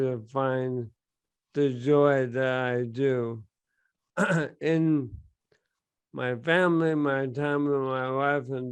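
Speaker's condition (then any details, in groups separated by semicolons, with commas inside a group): Bulbar onset ALS; diagnosed within past year; mainly affects speech and swallowing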